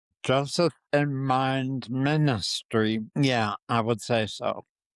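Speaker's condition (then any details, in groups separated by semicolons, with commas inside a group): Parkinson's disease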